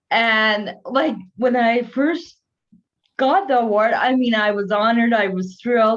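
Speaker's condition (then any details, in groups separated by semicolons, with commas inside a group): Cerebral palsy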